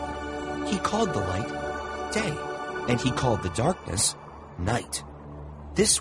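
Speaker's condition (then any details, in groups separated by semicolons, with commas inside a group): No condition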